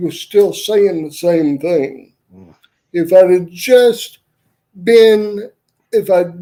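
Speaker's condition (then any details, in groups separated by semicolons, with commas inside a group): Cerebral palsy; wheelchair user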